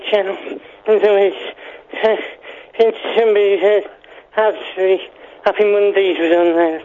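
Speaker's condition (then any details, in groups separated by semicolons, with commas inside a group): Parkinson's; needs sling hoist to be lifted up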